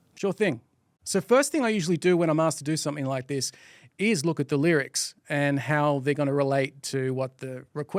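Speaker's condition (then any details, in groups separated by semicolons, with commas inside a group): No condition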